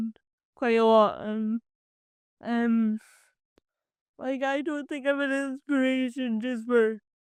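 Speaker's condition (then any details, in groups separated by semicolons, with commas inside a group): Cerebral palsy; from birth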